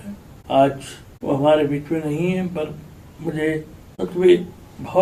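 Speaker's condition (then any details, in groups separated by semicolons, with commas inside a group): Cerebral palsy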